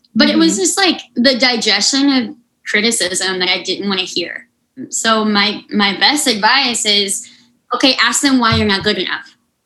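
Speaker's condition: Unilateral cleft lip and palate, severe

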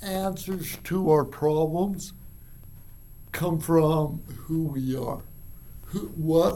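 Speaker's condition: Cerebral palsy; from birth

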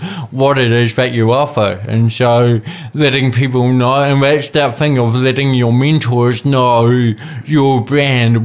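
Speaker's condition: Cerebral palsy; stopped childhood therapies, later physio through athletics

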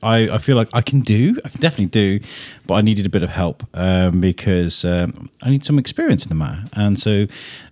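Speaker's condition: No condition

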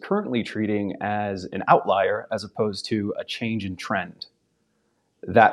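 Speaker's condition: No condition

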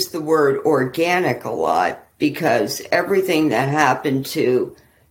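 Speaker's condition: ALS; walking impaired

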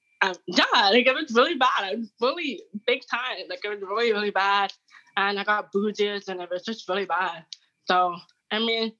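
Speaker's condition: Deafness (hard of hearing); others cannot tell from speech

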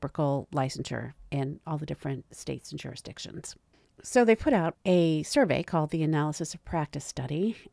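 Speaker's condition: No condition

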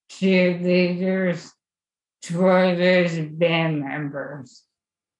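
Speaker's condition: ALS; sporadic, onset with wrist weakness and reduced grip, odd EMG read as carpal tunnel, widespread twitching; voice changed, can no longer sing or perform, voice banked

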